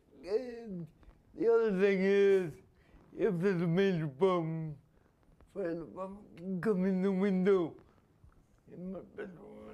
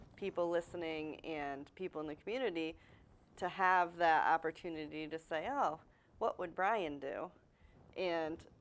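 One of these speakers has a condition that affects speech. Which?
The first: spastic quadriplegia; spasms increase greatly under stress.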